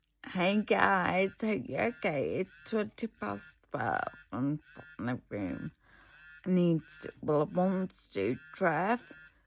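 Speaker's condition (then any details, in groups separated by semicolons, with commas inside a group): Multiple sclerosis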